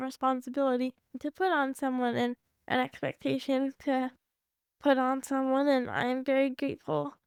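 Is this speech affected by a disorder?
Yes: cerebral palsy.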